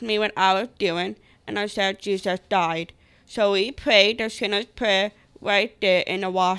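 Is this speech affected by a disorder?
Yes: Down syndrome; tries again speaking clearer and louder.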